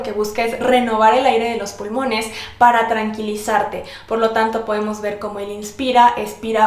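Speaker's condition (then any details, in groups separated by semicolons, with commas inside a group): No condition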